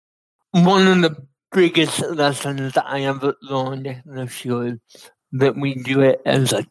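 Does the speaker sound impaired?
Yes: cerebral palsy; uses Dragon NaturallySpeaking voice activated computer software.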